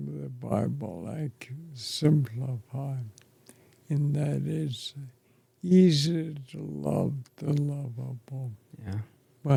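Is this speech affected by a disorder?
Yes: ALS; affects chest and throat.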